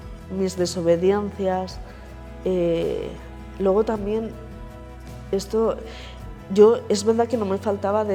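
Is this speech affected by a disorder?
No.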